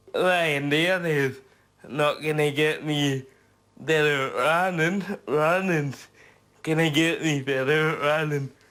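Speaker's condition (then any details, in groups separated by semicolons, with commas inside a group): Cerebral palsy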